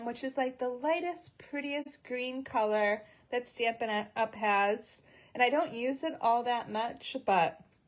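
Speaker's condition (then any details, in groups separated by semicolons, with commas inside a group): No condition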